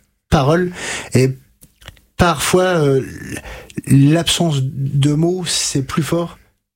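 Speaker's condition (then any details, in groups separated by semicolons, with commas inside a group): Stuttering; speech therapy with Catherine Daubier in Nancy ages 20 to 25, learned fluency techniques; still stutters with blocks and repetitions; blocks and repetitions now, formerly severe, expressed self with fingers before therapy; repeated sounds, prolonged sounds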